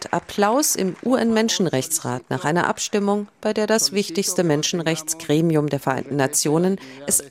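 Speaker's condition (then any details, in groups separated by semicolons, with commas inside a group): No condition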